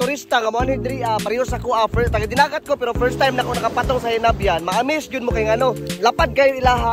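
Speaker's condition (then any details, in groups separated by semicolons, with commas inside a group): No condition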